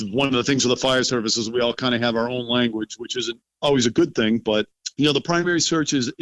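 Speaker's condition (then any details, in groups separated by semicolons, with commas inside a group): No condition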